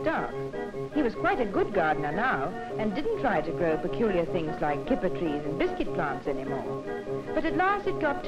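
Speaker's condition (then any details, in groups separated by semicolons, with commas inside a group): No condition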